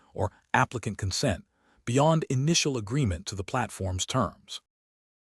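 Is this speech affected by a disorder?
No.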